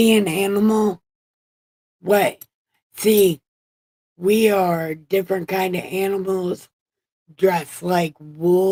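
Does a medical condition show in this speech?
Yes: brain injury; about 10 years after injury.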